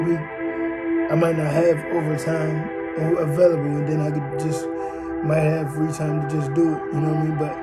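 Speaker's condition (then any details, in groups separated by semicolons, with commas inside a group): Cerebral palsy, spastic diplegia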